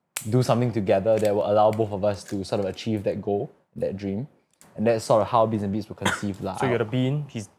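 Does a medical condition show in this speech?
No.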